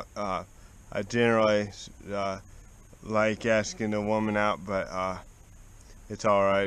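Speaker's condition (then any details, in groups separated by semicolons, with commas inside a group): Cerebral palsy; spastic, affects walking and legs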